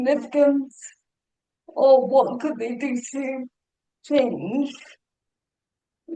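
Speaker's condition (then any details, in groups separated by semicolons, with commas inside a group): Cerebral palsy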